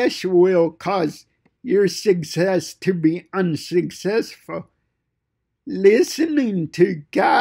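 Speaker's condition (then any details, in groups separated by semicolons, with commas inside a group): Cerebral palsy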